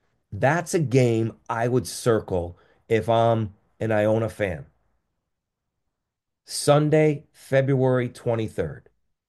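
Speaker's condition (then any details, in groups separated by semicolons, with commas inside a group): No condition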